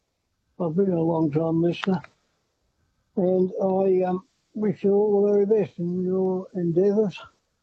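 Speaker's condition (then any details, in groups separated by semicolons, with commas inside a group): Parkinson's; lives with it, described as not easy to contend with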